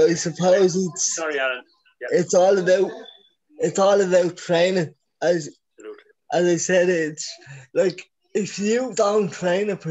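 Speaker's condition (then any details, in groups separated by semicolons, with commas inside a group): Cerebral palsy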